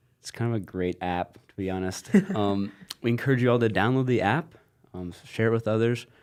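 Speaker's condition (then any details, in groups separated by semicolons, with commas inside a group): No condition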